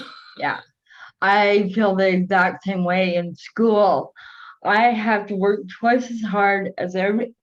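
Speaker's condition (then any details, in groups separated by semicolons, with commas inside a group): Cerebral palsy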